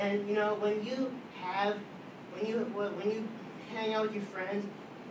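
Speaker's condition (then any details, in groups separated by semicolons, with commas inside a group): Cerebral palsy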